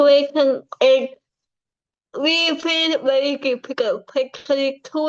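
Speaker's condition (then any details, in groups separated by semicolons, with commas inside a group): Cerebral palsy; from birth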